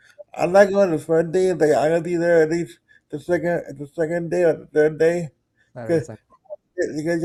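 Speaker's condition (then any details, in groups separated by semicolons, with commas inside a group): Cerebral palsy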